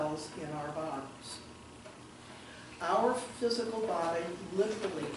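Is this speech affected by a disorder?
No.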